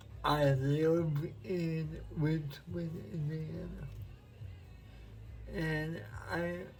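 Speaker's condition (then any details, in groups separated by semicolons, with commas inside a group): Cerebral palsy; uses wheelchair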